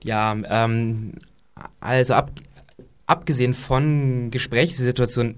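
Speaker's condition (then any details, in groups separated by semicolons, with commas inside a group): Stuttering; plays less of a role in small talk than years ago; stutters more or less depending on day and situation, fluent in familiar routine settings; repeated sounds, prolonged sounds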